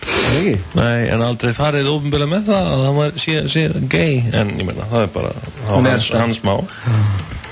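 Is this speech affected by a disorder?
No.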